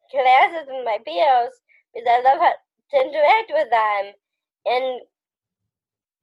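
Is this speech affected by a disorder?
Yes: Down syndrome.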